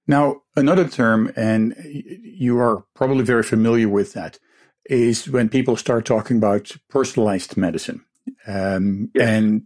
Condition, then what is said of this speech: None; typical speech.